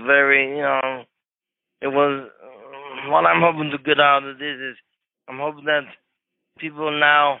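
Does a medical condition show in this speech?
Yes: cerebral palsy; affects legs only, rest of body unaffected by own account, wheelchair user.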